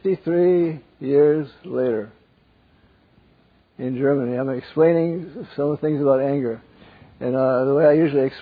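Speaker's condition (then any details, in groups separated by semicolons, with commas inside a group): Parkinson's; wakes up around 3 am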